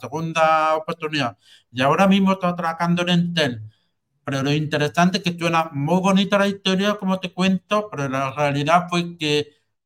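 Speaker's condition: Hearing loss with cochlear implant; about 34, uses cochlear implant, new operating system connects implant to computer, no headphones

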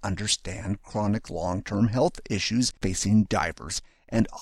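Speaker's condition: No condition

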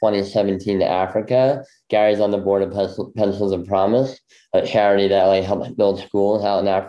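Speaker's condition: Bilateral cleft lip; congenital bilateral

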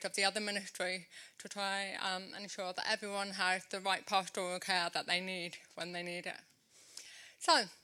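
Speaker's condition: Deafness since birth, congenital

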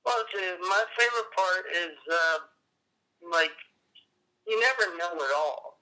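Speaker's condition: Cerebral palsy; appearance likened to Parkinson's

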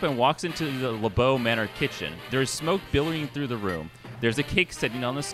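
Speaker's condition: No condition

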